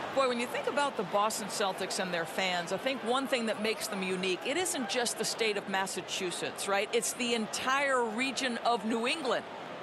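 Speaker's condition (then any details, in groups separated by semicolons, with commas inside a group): No condition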